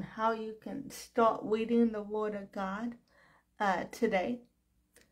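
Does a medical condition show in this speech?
Yes: cerebral palsy.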